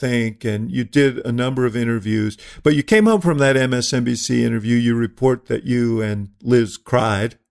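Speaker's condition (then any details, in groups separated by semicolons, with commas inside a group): No condition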